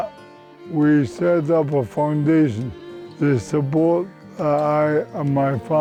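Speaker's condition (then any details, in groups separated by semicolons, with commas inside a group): Motor neurone disease; terminal, whole body affected, muscle wastage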